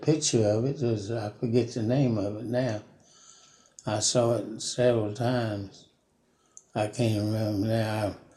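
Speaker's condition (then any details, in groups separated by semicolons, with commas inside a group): Parkinson's; about 5 years since onset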